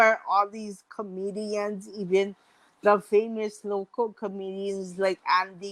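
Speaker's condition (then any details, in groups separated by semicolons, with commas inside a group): Mild cerebral palsy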